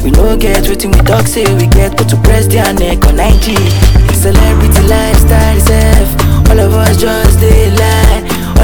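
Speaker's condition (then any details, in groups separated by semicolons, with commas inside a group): No condition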